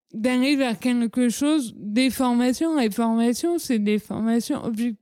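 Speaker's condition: Cerebral palsy; childhood speech

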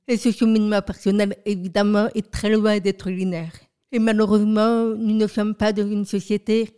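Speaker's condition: Profound deafness from birth, profound, congenital

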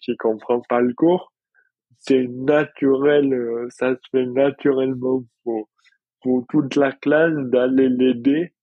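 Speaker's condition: Dystonia; more pain before injection

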